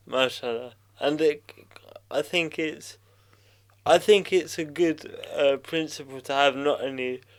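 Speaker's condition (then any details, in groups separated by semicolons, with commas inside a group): Cerebral palsy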